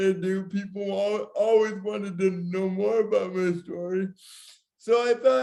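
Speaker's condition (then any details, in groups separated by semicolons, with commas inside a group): Severe cerebral palsy; speech problems predicted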